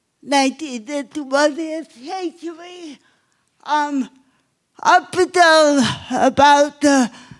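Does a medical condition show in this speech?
Yes: cerebral palsy; obvious speech impairment.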